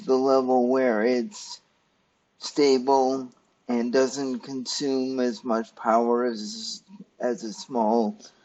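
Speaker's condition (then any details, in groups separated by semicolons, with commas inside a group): Cerebral palsy; stiff muscles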